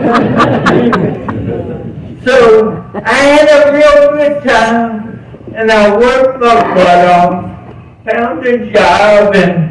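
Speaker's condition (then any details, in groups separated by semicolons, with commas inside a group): Cerebral palsy; present from birth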